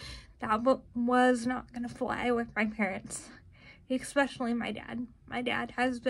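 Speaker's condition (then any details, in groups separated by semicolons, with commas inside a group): Cerebral palsy, spastic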